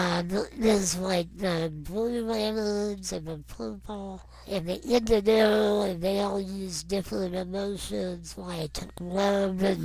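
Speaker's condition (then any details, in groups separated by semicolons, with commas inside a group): Non-progressive muscular dystrophy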